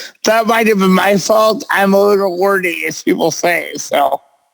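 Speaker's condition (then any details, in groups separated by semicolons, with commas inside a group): Cerebral palsy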